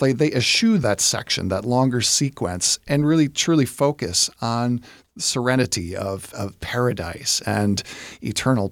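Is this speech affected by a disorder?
No.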